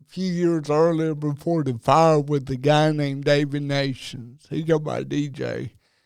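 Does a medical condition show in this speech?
Yes: cerebral palsy; diagnosed at about age two.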